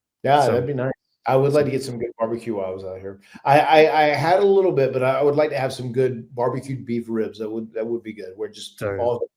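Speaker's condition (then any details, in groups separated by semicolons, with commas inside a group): No condition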